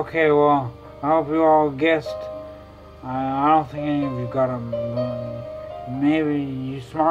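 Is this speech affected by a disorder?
Yes: traumatic brain injury.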